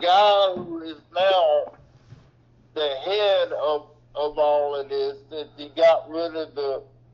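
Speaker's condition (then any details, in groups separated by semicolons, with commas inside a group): Cerebral palsy; mobility affected, previously off feet; reports being back on feet, running in yard days after taking ImmuCyst supplement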